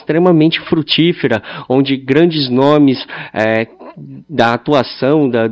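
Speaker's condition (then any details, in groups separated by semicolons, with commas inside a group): Cleft lip and palate; treated from childhood as USP patient at rehabilitation hospital in Bauru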